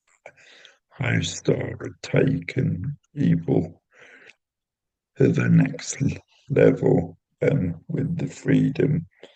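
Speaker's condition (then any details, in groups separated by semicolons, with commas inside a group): Cerebral palsy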